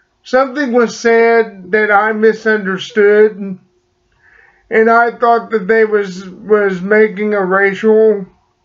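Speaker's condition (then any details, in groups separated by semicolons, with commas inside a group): Cerebral palsy; speech impediment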